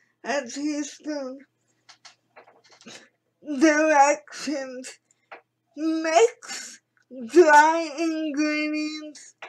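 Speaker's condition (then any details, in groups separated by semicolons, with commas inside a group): Cerebral palsy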